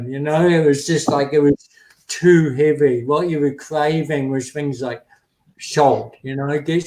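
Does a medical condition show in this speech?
Yes: cerebral palsy; affects speech.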